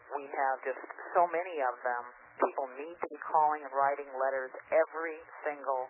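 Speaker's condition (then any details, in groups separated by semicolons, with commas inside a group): No condition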